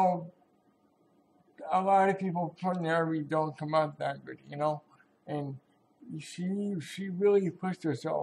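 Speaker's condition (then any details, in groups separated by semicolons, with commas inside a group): Cerebral palsy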